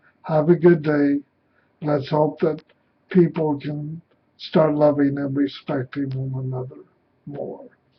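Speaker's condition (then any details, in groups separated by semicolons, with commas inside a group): Cerebral palsy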